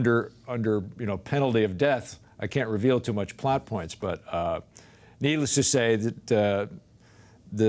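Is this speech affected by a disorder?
No.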